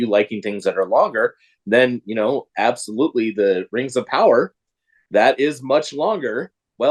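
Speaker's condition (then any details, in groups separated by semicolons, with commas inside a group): No condition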